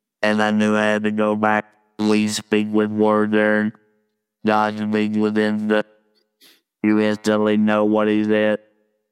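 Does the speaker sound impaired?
Yes: laryngectomy, total laryngectomy with electrolarynx; voice box removed for laryngeal cancer from smoking cigarettes, electric wand held to throat; no current signs of cancer, speaks with handheld electric wand (electrolarynx) at throat; robotic electric wand voice, hard to understand at first, talking effortful, wand not hard to learn.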